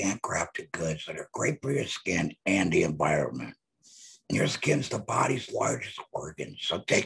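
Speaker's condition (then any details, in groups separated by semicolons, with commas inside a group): Laryngectomy, voice prosthesis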